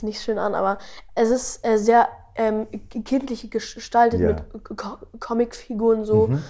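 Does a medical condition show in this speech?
Yes: stuttering; none when singing with melody, present when rapping without melody; age 12, stuttering a lot in this conversation; stutters often, less in podcast flow or on liked topics, often speaks fast, better slower; here repeated sounds.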